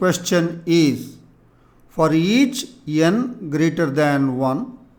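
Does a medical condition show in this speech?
No.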